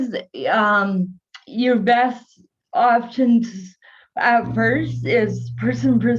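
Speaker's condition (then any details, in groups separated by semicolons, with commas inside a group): Cerebral palsy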